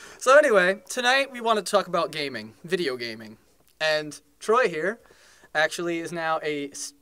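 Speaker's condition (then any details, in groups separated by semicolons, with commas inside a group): No condition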